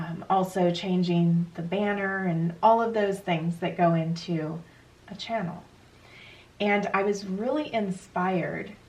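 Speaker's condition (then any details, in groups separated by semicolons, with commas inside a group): No condition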